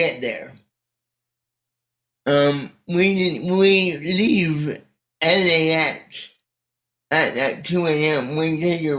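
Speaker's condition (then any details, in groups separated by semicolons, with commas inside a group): Cerebral palsy; spastic type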